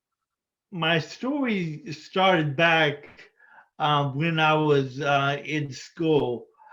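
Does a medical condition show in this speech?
Yes: spinocerebellar ataxia type 14, SCA14.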